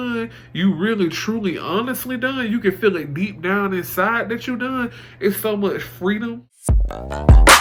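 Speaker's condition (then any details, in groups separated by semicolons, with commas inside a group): No condition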